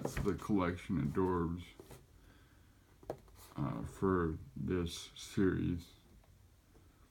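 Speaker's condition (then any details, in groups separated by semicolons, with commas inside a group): Cerebral palsy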